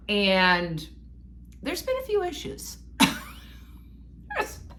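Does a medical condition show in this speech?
No.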